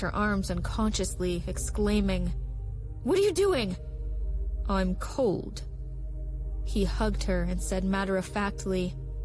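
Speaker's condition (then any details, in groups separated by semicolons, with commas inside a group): No condition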